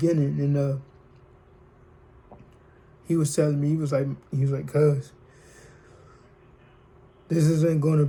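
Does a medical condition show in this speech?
Yes: cerebral palsy, spastic diplegia.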